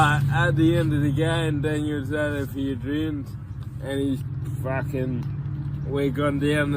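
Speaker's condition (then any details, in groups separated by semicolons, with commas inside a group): Cerebral palsy; from birth, tight muscles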